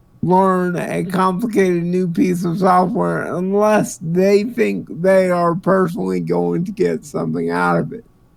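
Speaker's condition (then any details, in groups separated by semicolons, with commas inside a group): Cerebral palsy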